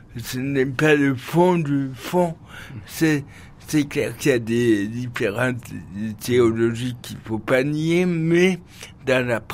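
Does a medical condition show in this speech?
Yes: cerebral palsy.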